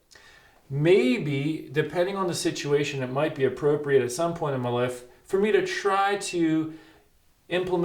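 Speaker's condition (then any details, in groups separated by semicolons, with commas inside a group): No condition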